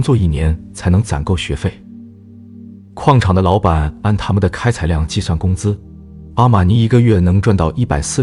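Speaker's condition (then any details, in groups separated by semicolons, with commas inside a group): No condition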